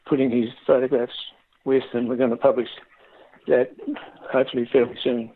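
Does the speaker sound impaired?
Yes: Parkinson's disease.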